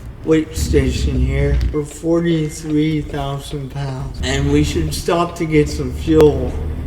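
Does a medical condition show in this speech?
Yes: cerebral palsy; only one hand usable.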